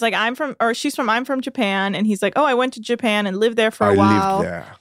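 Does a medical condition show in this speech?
No.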